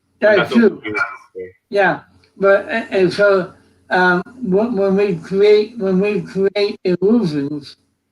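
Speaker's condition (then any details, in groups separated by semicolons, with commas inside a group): Cerebral palsy; speech sometimes hard to hear or understand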